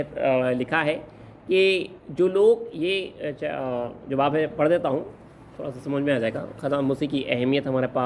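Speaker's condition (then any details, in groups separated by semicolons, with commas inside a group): No condition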